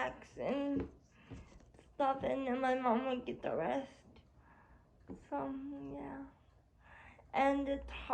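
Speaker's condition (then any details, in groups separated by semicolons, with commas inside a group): Cerebral palsy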